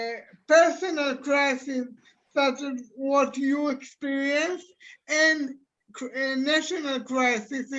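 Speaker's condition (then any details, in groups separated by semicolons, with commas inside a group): Cerebral palsy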